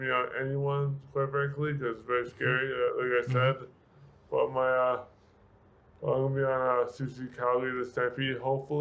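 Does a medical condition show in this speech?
Yes: severe brain injury; speech affected.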